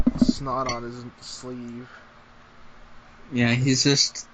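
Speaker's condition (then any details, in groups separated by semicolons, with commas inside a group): No condition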